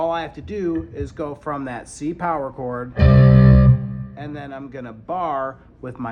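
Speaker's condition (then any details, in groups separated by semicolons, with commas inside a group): No condition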